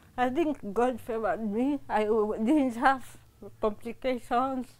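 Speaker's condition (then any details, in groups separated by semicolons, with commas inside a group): Cerebral palsy; from birth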